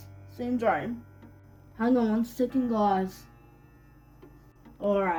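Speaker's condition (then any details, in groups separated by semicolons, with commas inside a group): Cerebral palsy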